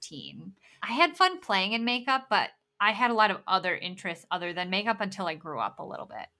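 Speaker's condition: Bilateral cleft lip and palate; congenital

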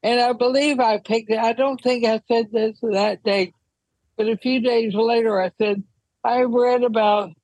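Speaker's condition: ALS; wheelchair use when traveling

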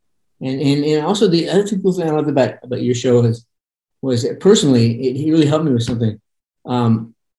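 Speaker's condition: Parkinson's; progressive brain disease, diagnosed in early adulthood, incomplete facial control, passive stone face; takes pills that make symptoms go away; voice sometimes monotone

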